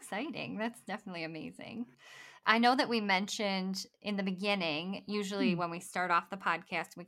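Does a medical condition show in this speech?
Yes: bilateral cleft lip and palate; congenital complete bilateral cleft lip and palate, hard and soft palate, no palate at birth, lamb's nipple feeding; after columella lengthening, bone graft, jaw surgery, rhinoplasty.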